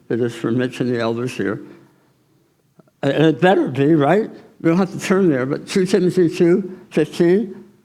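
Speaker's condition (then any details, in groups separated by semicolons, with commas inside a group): Tongue cancer surgery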